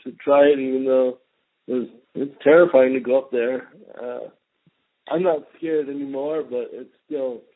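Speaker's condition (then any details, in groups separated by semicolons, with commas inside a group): Cerebral palsy; present since birth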